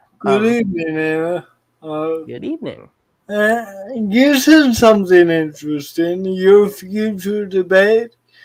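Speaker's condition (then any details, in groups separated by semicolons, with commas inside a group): Cerebral palsy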